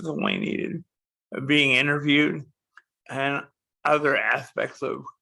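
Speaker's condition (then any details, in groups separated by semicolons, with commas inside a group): Cerebral palsy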